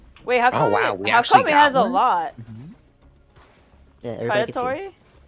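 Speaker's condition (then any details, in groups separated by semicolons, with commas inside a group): No condition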